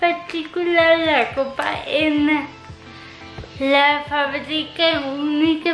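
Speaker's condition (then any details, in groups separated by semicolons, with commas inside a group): Cerebral palsy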